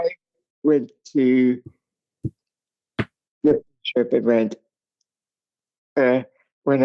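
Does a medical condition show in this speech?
Yes: cerebral palsy.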